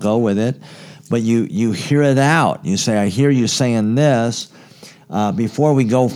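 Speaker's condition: Cleft palate; congenital, very severe

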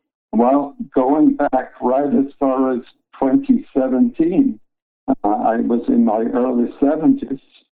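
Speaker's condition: ALS; slow progression, onset early 70s, falls, arm weakness, diagnosed after 3 years at Sunnybrook ALS clinic; voice a little weaker than several years ago

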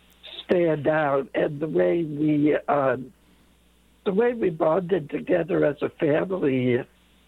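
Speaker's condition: Late-onset Pompe disease; over 250 infusions

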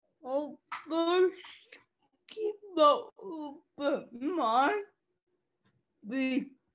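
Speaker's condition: Cerebral palsy; cerebral palsy since childhood

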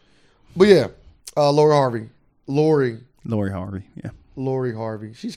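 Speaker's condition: No condition

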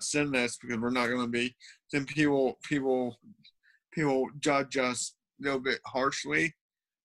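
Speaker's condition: Cerebral palsy; cerebral palsy since birth

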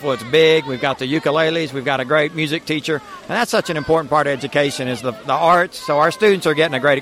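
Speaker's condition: No condition

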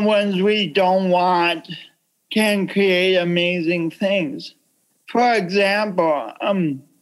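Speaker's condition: Cerebral palsy; pronounced speech impediment, speech therapy, OT and PT in childhood in the 80s

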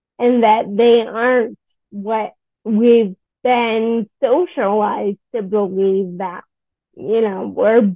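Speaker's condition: Friedreich's ataxia; rare genetic progressive neuromuscular disease

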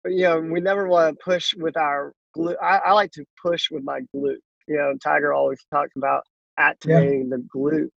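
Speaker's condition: Cleft lip and palate; hole in mouth

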